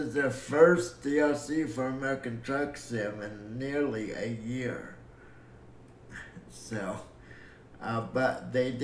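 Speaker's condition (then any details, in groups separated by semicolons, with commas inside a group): Cerebral palsy; breathing fine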